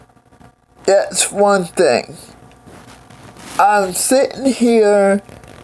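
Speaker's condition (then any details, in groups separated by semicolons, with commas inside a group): Cerebral palsy; several unnoticed strokes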